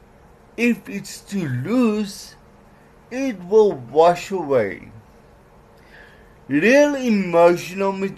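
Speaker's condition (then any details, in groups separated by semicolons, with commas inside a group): Cerebral palsy; certain letters flat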